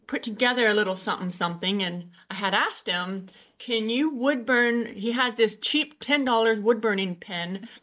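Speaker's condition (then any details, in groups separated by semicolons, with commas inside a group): Usher syndrome, born deaf; diagnosed at 19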